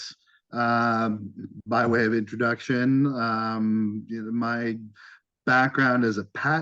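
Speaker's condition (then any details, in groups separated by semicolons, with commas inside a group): No condition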